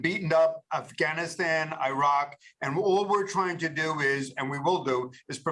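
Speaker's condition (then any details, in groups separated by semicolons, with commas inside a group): No condition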